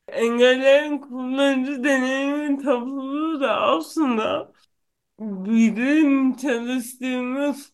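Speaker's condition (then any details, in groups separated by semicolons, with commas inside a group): Cerebral palsy; onset at birth from birth complications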